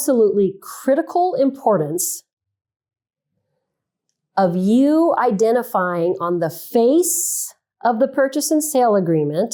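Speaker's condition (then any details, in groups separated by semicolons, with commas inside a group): No condition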